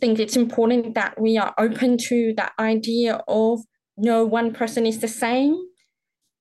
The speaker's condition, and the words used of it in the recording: Deafness. People assume that I'm hearing because they find that my speech is pretty good.